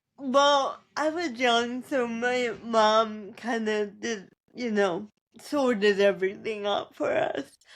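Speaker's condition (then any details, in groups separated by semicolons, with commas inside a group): Cerebral palsy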